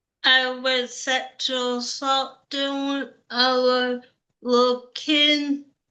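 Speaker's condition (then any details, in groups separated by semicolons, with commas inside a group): Cerebral palsy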